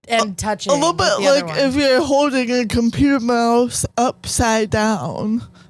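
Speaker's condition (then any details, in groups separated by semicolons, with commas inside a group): Cerebral palsy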